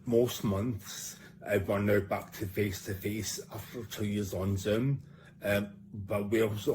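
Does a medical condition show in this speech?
Yes: idiopathic cerebellar ataxia.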